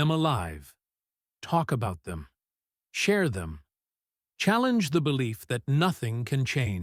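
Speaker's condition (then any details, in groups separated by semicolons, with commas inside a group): No condition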